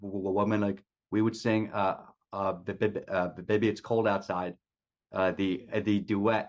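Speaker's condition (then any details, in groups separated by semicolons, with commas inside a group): Stutter; stutter since childhood, severe growing up, singing to avoid talking; age 50, still stutters, occasionally gets stuck, uses speech structure and techniques to manage blocks; trouble with l, sometimes r, cannot always say own name, inserts pauses, fillers; repeated sounds, repeated words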